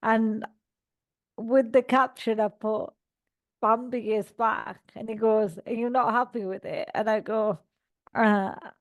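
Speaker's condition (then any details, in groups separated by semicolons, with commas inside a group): Cerebral palsy; all four limbs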